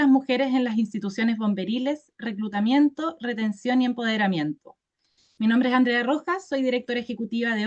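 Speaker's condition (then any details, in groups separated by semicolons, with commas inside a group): No condition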